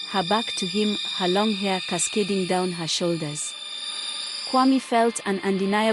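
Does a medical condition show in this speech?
No.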